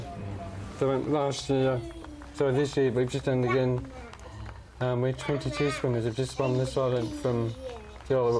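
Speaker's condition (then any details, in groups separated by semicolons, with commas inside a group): Motor neurone disease; degenerative; about two years since diagnosis, needs help with most tasks; some voice difficulty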